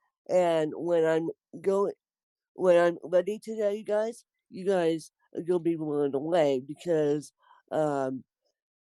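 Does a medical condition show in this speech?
Yes: cerebral palsy, mixed, moderate.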